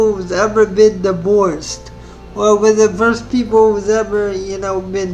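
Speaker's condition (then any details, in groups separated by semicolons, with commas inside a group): Spastic cerebral palsy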